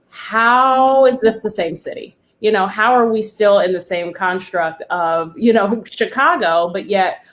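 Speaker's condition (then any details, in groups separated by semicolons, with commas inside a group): No condition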